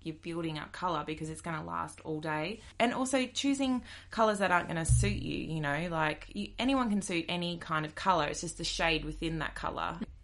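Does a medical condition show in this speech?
No.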